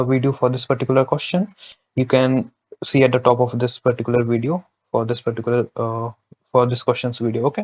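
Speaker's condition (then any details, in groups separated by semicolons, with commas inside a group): No condition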